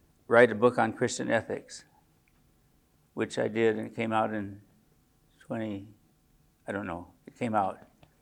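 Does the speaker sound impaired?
Yes: Parkinson's disease; age 74.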